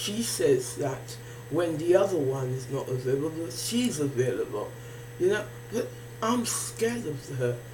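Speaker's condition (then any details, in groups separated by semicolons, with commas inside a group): Facial palsy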